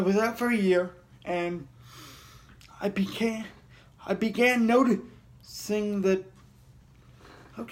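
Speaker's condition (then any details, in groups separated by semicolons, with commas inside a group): Cerebral palsy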